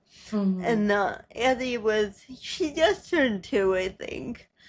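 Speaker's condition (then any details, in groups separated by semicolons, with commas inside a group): Cerebral palsy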